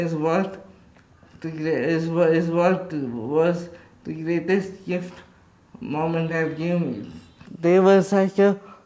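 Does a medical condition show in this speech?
Yes: cerebral palsy.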